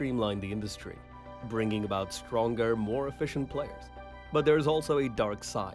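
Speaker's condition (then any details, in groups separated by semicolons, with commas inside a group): No condition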